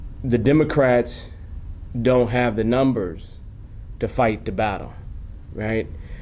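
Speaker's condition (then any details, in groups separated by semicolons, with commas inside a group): No condition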